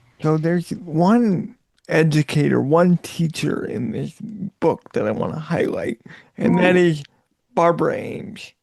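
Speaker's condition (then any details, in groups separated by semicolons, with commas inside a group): Cerebral palsy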